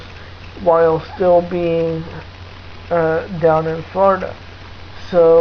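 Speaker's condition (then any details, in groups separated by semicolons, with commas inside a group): Cerebral palsy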